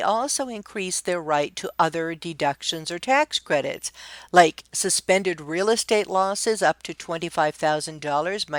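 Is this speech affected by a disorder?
No.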